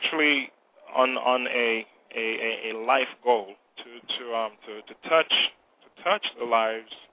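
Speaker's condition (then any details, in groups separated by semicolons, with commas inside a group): Stuttering; childhood-onset stuttering, formerly severe with saliva spraying while talking, improved using singing techniques learned in music; still has speech impediment, milder than before; improved by applying singing techniques to talking; repeated sounds, blocks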